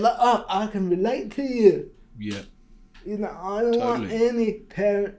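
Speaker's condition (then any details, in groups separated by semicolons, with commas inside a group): Cerebral palsy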